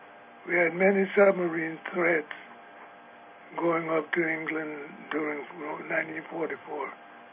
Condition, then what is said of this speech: Parkinson's disease. The gentleman may have difficulty in speaking right now, he's a rather amazing individual.